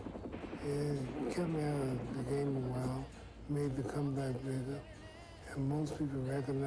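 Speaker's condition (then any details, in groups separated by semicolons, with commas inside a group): Parkinson's syndrome; sometimes slurred speech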